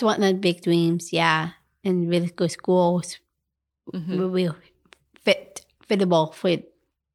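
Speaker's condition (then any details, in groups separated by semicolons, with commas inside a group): Down syndrome; adult woman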